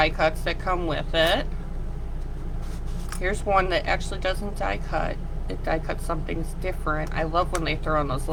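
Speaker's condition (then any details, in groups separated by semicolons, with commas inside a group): No condition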